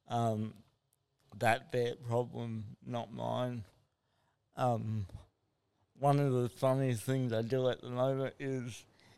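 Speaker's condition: Spastic cerebral palsy; predicted never to walk or talk, prediction proved wrong

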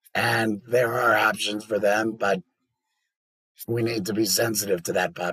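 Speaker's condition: Laryngectomy; electrolarynx hard to use and not understood by others, including on phone

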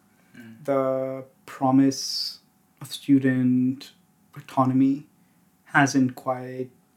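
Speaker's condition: Stutter; onset at age 3; prolonged sounds, blocks

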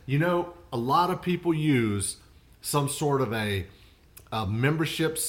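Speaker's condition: No condition

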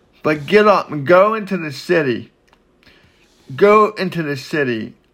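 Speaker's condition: Cerebral palsy

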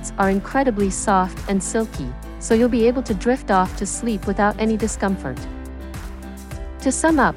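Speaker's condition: No condition

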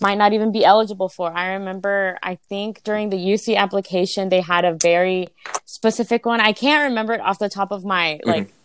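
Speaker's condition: No condition

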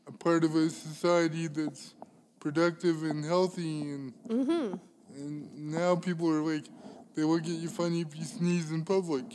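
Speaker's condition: Cerebral palsy; poor typing ability

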